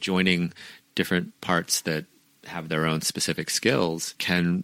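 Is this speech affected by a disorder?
No.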